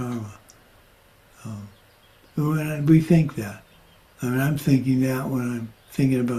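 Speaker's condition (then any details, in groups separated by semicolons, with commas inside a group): Parkinson's; progressing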